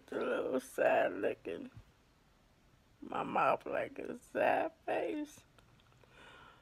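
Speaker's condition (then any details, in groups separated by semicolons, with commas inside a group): ALS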